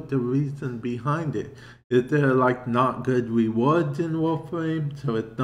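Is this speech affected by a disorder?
Yes: cerebral palsy; affects speech.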